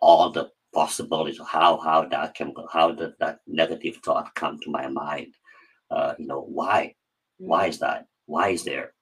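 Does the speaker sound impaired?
Yes: cleft palate; hard to speak growing up, could not say every word even in high school, mocked for speech.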